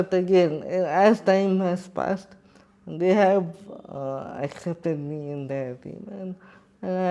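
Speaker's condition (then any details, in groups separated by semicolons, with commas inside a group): Cerebral palsy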